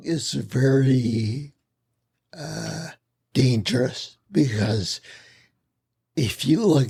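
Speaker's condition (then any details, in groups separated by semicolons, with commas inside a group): Spinocerebellar ataxia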